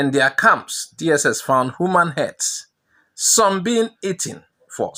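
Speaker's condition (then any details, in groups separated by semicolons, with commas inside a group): No condition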